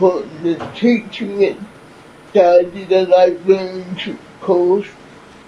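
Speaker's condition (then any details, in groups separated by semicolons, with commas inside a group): Cerebral palsy; from birth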